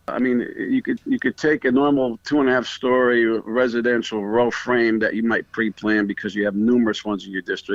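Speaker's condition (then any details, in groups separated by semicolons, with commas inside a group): No condition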